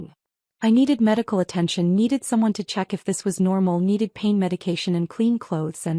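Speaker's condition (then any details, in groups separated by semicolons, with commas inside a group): No condition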